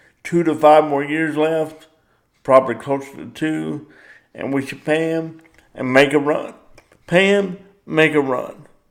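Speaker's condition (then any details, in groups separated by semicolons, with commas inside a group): Cerebral palsy; power wheelchair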